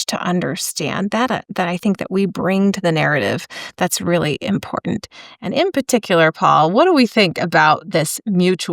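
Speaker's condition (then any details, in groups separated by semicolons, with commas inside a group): No condition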